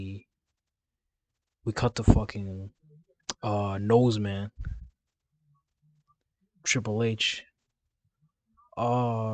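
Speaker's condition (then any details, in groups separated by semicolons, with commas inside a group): No condition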